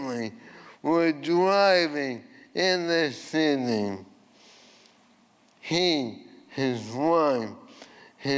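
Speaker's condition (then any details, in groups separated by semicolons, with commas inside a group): ALS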